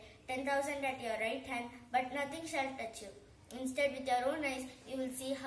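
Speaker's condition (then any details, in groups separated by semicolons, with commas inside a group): No condition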